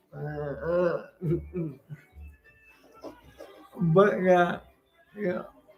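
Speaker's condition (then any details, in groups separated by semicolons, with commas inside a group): Cerebral palsy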